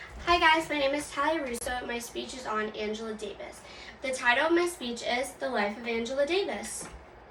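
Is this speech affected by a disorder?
No.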